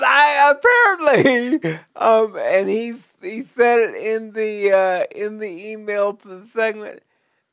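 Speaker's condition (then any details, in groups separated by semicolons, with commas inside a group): Cerebral palsy; difficulty typing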